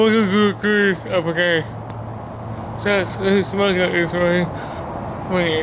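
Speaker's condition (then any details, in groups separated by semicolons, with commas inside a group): Cerebral palsy; body affected; speech disability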